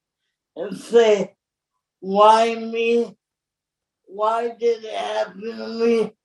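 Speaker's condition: Cerebral palsy; born very premature

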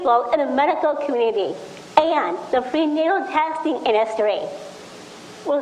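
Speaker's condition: Down syndrome; extra chromosome; speech problems

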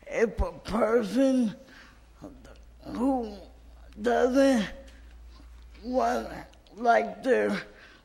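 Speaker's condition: Cerebral palsy; adult, wheelchair user, lives independently without 24-hour support

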